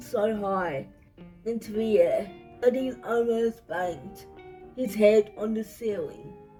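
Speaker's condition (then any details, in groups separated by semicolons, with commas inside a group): Cerebral palsy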